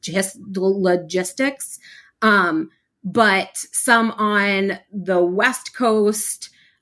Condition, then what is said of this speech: Stuttering. I think stuttering is a variable thing. The amount that I stutter and how stuck I feel, or